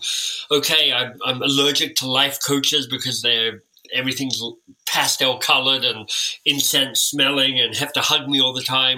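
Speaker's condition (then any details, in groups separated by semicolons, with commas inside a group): Cleft lip and palate; time with an orthodontist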